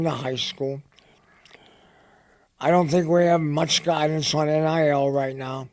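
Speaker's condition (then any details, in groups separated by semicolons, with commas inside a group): Head and neck cancer; dry throat, dry mouth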